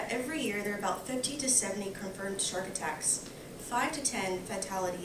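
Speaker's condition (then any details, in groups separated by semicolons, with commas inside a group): No condition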